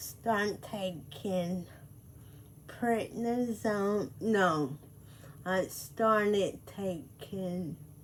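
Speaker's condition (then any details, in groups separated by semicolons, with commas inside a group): Cerebral palsy; speech affected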